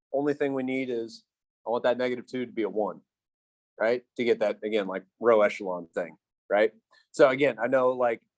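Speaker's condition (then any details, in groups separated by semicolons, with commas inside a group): No condition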